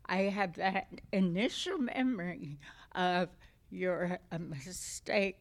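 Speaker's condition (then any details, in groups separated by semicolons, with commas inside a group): Essential tremor; voice affected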